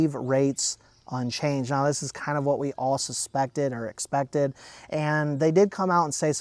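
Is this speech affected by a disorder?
No.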